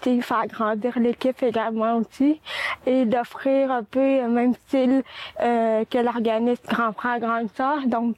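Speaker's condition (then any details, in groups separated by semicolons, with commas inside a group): Cerebral palsy; needs accompaniment at work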